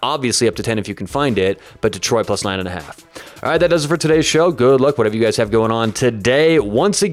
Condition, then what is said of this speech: None; typical speech.